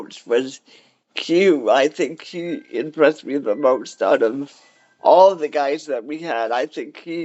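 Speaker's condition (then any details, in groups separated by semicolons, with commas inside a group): Cerebral palsy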